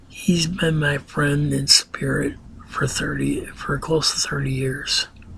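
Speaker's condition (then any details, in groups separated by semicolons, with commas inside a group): Ataxia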